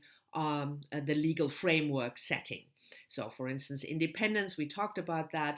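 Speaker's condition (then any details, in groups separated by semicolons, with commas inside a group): No condition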